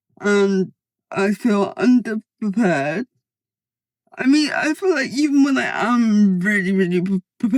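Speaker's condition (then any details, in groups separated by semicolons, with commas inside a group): Cerebral palsy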